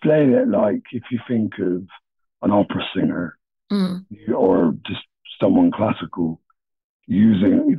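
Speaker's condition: No vocal cords after airway collapse; told may never speak again, childhood speech therapy, voice never broke, Bristolian accent, childhood croup, heavy breathing

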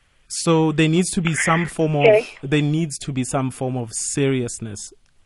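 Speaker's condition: No condition

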